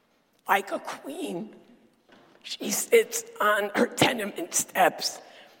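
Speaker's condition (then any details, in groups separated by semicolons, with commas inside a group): Dysphonia; not a sore throat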